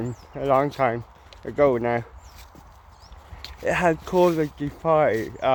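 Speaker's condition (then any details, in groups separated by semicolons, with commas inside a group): Cerebral palsy, ataxic, mild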